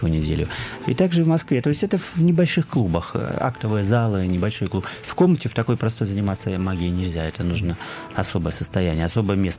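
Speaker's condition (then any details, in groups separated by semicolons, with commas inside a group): No condition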